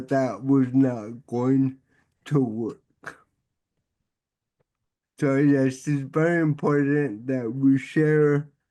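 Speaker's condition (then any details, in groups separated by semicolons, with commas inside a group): Cerebral palsy; many involuntary movements, sits rather than stands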